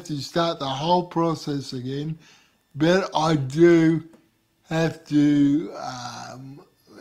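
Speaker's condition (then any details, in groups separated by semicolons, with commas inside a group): Cerebral palsy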